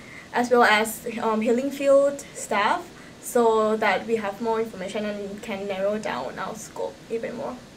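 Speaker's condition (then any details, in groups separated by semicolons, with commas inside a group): No condition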